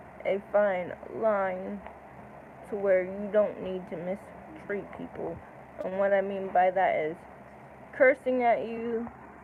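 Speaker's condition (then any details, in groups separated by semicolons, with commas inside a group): Cerebral palsy; present from birth, affects walking, surgery to aid walking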